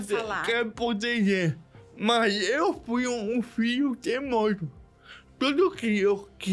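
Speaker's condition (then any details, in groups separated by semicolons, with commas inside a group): Cerebral palsy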